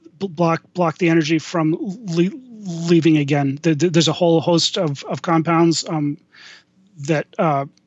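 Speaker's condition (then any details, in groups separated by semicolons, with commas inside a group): Stuttering; may freeze up mid-speech, then gets back on a roll; repeated sounds, repeated words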